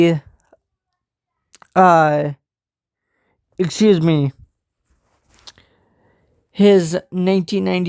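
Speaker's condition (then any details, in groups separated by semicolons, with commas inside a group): Cerebral palsy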